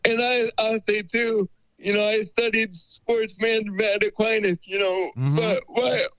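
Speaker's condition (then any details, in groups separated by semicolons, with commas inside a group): Cerebral palsy; uses wheelchair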